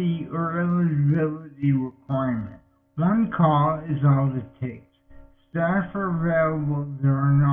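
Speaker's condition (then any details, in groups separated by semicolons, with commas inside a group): Multiple sclerosis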